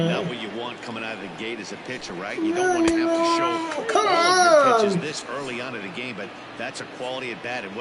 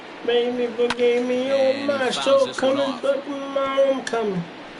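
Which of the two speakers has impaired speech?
The second: cerebral palsy; from birth.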